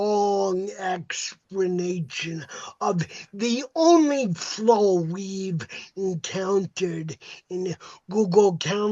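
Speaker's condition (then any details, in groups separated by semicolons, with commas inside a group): Cerebral palsy; uses walker and wheelchair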